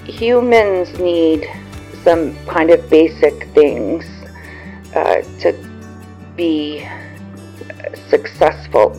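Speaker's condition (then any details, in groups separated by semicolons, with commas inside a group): Aphasia after stroke; aphasia caused by stroke; words clear in mind but jumbled when speaking, language problems, conversation and turn-taking difficult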